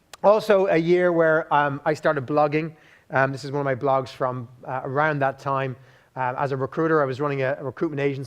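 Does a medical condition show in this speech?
No.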